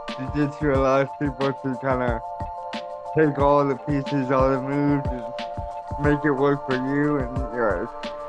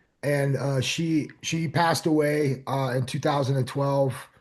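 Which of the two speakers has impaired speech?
The first: cerebral palsy; caused by stroke at birth.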